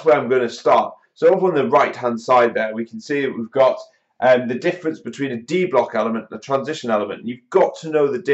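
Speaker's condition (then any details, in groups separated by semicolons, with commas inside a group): No condition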